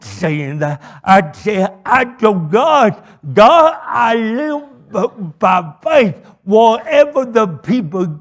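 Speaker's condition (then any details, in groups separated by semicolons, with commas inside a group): Cerebral palsy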